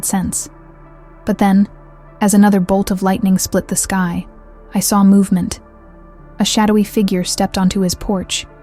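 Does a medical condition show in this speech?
No.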